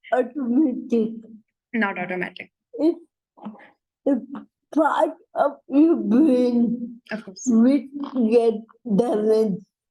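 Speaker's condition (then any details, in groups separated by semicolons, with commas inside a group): Cerebral palsy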